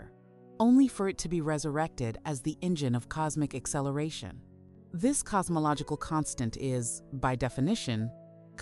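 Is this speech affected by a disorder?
No.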